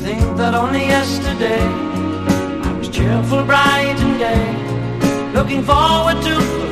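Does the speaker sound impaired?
No.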